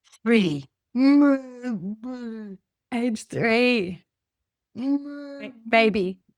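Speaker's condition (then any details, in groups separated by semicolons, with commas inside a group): Cerebral palsy; spastic quadriplegia, all motor function affected; uses AAC device; largely nonverbal, speech approximations only, swallowing disorder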